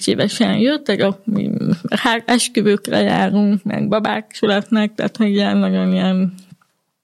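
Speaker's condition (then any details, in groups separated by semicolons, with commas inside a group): Hearing loss; communicates in spoken language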